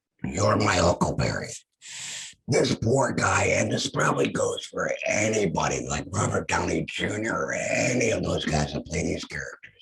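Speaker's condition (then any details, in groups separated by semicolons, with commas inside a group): Head and neck cancer; laryngectomy; voice lost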